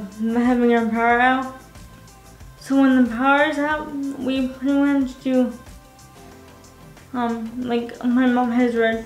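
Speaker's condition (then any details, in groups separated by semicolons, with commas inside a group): Cerebral palsy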